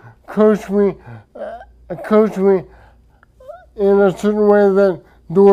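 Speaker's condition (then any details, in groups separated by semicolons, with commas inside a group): Traumatic brain injury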